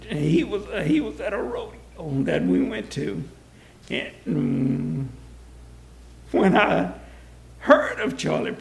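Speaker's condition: Vocal dysphonia; quiet voice, hard to talk

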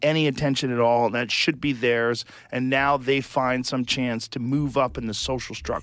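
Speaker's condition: No condition

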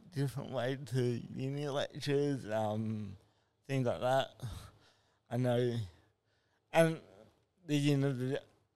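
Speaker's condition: Spastic cerebral palsy; predicted never to walk or talk, prediction proved wrong

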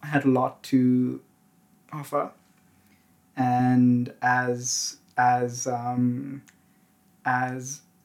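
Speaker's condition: Stutter; onset at age 3; repeated sounds, prolonged sounds

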